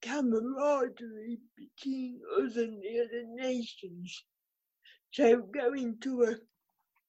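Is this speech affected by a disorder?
Yes: cerebral palsy; occupational therapy.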